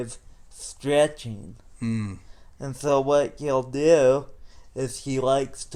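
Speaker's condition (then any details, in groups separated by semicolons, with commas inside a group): Cerebral palsy; tone and spasticity, wheelchair most of life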